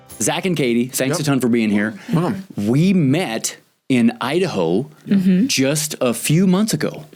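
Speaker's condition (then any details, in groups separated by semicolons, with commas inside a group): No condition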